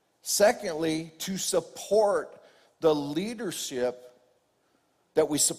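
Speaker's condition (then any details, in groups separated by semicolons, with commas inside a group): No condition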